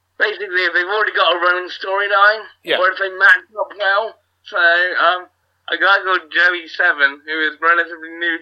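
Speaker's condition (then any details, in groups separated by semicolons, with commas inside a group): Cerebral palsy; wheelchair user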